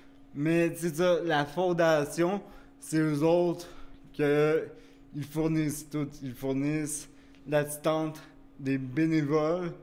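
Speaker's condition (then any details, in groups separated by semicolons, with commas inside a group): Cerebral palsy; wheelchair use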